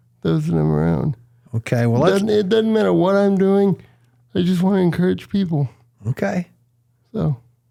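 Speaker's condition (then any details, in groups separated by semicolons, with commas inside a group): Cerebral palsy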